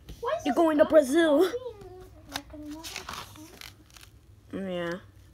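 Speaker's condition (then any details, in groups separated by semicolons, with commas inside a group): No condition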